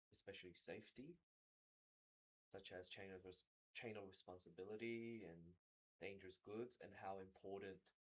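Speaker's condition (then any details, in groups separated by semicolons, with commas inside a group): No condition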